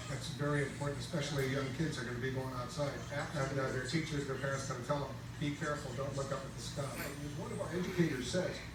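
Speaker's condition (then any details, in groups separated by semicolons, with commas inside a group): No condition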